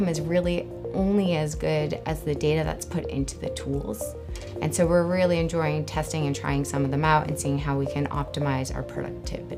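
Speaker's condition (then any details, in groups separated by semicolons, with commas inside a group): No condition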